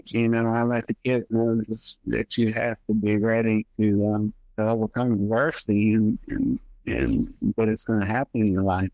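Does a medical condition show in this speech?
Yes: multiple sclerosis.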